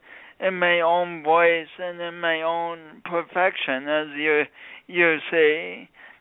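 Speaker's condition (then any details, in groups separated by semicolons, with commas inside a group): Speech impediment from birth injury; born few weeks early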